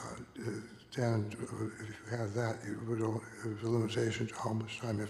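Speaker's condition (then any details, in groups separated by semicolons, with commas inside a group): Parkinson's disease; loss of body control predicted, still exercising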